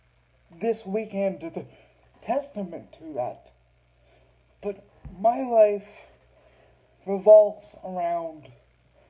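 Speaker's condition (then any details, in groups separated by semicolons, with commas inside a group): Cerebral palsy; heavily altered breathing patterns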